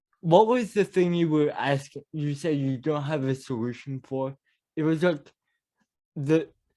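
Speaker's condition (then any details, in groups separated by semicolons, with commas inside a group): Cerebral palsy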